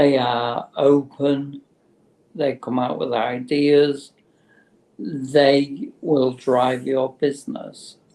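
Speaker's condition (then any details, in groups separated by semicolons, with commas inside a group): Motor neurone disease; terminal, no cure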